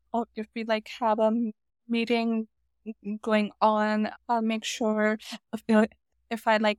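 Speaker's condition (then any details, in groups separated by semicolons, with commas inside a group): Stutter; stutter diagnosed at age 5, increased with age, about 20 speech therapists in childhood, paid for cure scam; ongoing speech therapy, goals self-acceptance and disclosure, work accommodation to type in meeting chat, read aloud by others; not mild stutter, speaks short remarks, types longer ones, bad days block even two sentences; prolonged sounds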